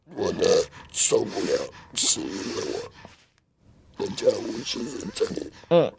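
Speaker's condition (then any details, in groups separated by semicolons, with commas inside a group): Laryngectomy, esophageal speech, total laryngectomy for hypopharyngeal cancer; stage four hypopharyngeal cancer, possibly smoking-related; lost basic speaking ability after surgery, esophageal speech via air vibration learned through long practice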